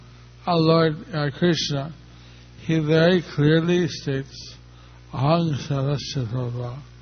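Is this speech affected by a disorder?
Yes: stroke; checks whether listeners understand.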